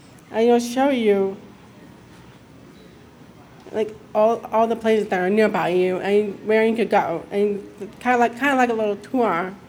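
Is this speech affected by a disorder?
Yes: deafness; signs with family.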